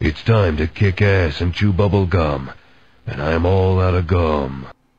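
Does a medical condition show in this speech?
No.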